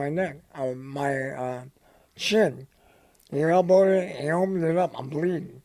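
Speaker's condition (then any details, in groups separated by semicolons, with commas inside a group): Head and neck cancer; dry throat, dry mouth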